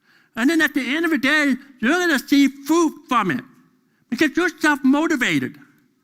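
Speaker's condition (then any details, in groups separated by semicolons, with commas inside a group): Deafness; deaf during school years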